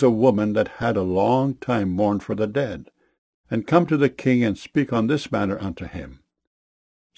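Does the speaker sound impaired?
No.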